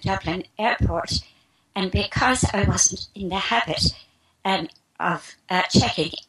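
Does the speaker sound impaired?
Yes: spasmodic dysphonia; expects to speak perfectly in a few minutes, asks hosts for healing meanwhile.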